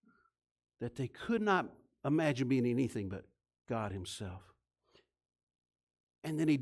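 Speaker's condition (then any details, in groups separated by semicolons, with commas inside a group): No condition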